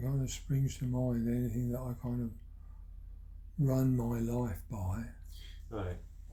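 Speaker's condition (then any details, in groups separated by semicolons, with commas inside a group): Parkinson's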